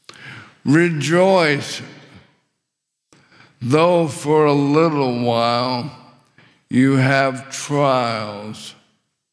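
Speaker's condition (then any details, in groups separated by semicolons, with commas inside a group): ALS; choked seriously on saliva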